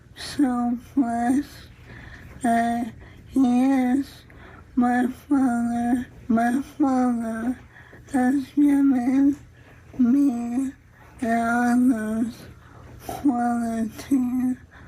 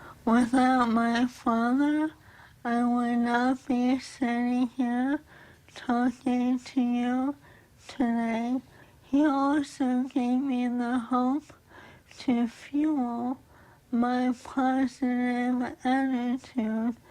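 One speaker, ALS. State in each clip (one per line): About 15 years after diagnosis
About 8 years after diagnosis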